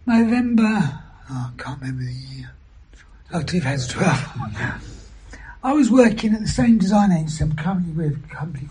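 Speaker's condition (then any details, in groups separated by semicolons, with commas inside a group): Throat cancer surgery, vocal injections; BAHA hearing aid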